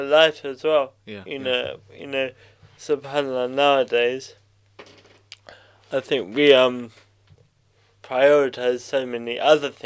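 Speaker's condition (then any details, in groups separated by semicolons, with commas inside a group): Cerebral palsy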